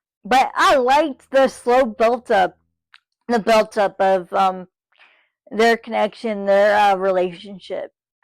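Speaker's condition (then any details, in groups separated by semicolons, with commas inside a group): Cerebral palsy, spastic; from birth, muscle spasms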